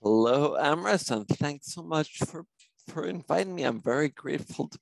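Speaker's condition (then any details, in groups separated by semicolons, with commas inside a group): Spinocerebellar ataxia; self-experimenting on own symptoms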